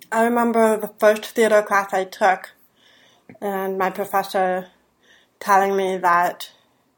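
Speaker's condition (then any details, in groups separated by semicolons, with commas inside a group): Deafness; raised oral, 11 years of speech therapy, practiced mouth and tongue movement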